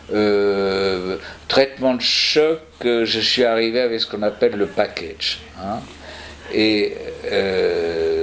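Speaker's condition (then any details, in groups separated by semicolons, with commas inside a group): No condition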